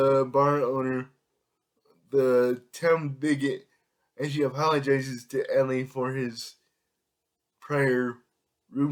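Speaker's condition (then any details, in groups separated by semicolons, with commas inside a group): Cerebral palsy; able to speak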